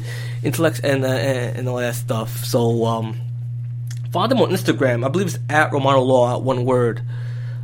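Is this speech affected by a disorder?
No.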